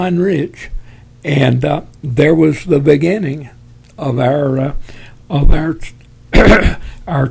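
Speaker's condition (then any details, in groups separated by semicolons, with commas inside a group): Parkinson's; tremors as early symptom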